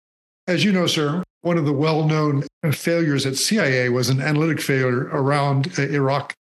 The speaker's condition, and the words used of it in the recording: None; typical speech.